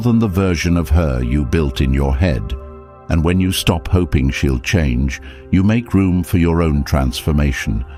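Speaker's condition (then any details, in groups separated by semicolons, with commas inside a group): No condition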